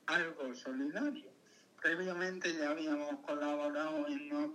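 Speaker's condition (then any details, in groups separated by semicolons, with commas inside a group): Cerebral palsy; caused by meningitis in birth canal during birth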